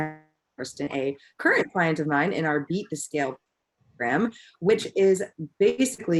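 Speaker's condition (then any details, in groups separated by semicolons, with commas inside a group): No condition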